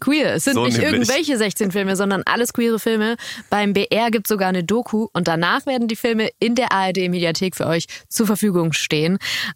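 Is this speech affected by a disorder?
No.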